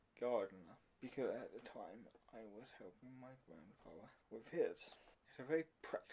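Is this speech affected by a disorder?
Yes: cerebral palsy, mild.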